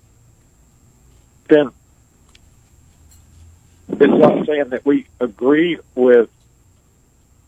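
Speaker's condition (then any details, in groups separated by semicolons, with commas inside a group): ALS; ALS destroying motor neurons controlling muscles, nearly 20 years, sensation intact, clothing seams cause pain; paralyzed with sensation intact, uses wheelchair; barely able to speak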